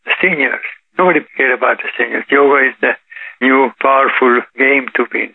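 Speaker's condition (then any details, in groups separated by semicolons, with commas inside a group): Parkinson's disease; now 84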